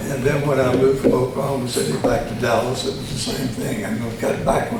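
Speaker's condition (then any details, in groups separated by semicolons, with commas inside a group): Tongue cancer surgery; three malignant tongue tumors removed, both sides of tongue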